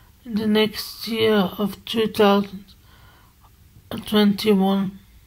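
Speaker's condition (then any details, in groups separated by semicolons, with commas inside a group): Spasticity from birth; multiple sclerosis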